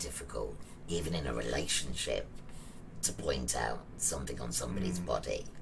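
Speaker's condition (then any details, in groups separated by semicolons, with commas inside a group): Laryngectomy; laryngectomy for thyroid cancer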